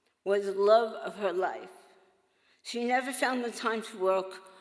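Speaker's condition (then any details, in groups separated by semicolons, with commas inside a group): Oral cancer survivor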